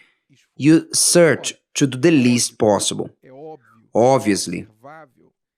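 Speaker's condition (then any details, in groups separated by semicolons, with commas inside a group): No condition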